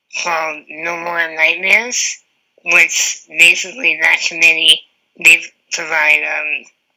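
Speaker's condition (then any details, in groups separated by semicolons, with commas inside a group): Spinal muscular atrophy; type 2, wheelchair user, diagnosed around 19 after two negative genetic tests, laminectomy for Spinraza access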